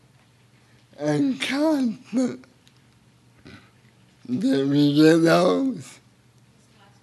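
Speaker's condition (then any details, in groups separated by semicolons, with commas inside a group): Cerebral palsy; a little difficult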